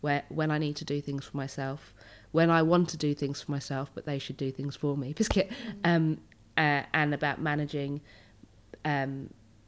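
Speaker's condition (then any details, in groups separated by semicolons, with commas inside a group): Tourette's; different support worker every day, tics impact stressful work situations; frequent vocal tic interjections during speech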